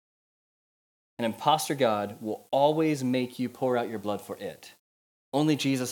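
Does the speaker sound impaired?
No.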